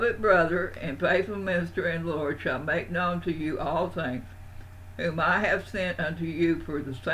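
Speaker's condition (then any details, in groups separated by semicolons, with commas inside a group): Parkinson's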